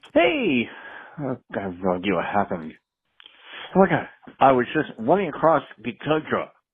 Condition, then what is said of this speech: Cleft palate. But, at least every sentence you say is in like a harmonica sound.